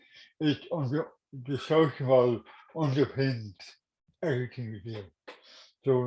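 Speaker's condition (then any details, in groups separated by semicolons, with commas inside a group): Cerebral palsy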